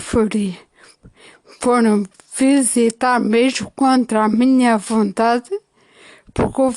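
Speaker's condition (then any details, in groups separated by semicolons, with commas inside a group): Ataxia after brain injury; acquired, brain injury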